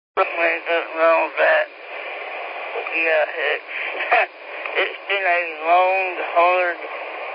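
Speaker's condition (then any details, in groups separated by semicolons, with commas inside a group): Speech impediment; still talks on ham radio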